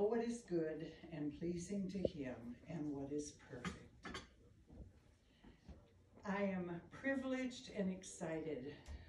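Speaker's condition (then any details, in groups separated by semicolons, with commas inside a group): No condition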